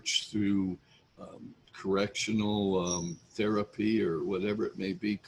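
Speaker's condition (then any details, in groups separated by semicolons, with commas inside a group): No condition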